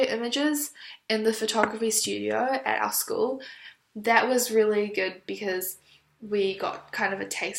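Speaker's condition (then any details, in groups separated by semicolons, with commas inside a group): No condition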